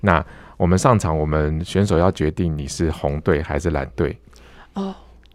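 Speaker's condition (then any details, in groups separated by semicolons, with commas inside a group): No condition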